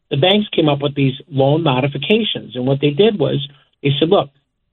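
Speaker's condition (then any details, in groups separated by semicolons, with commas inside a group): No condition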